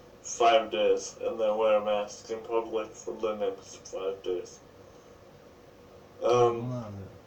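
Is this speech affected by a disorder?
Yes: cerebral palsy.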